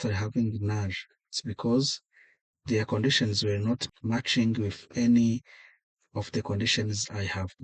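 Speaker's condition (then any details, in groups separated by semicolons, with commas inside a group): No condition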